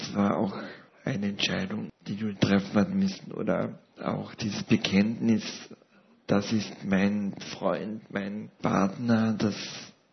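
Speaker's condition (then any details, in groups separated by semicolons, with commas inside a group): Paralysis with ventilator dependence; personal assistance in daily life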